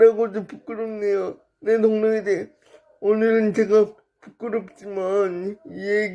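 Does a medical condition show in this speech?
Yes: brain lesion disability.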